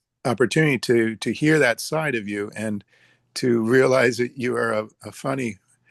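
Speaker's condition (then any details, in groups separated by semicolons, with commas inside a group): No condition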